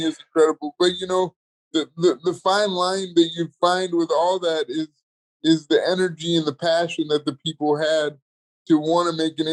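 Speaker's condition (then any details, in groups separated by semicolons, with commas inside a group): Cerebral palsy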